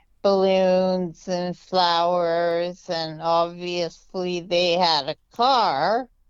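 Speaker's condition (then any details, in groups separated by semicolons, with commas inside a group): Multiple sclerosis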